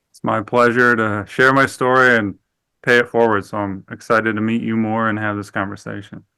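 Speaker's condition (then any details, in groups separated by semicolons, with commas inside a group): No condition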